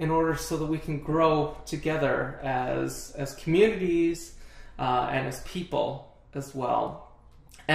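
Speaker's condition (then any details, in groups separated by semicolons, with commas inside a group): No condition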